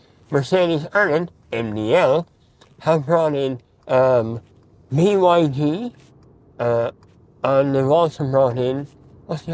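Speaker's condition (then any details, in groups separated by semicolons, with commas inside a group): Mouth cancer surgery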